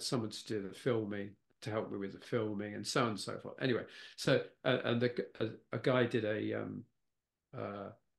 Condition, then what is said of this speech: Aphasia. They're all in my head. It's a strange thing with aphasia, is everything's in my head perfectly.